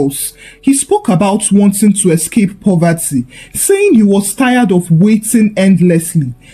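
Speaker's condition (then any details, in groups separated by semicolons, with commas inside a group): No condition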